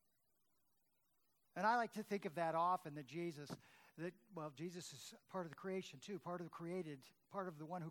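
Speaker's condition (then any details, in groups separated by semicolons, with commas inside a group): No condition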